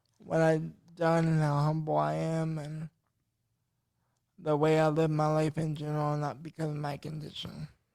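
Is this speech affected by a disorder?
Yes: cerebral palsy.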